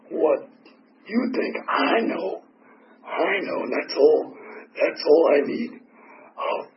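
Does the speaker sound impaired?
Yes: tracheotomy; tracheotomy still in place.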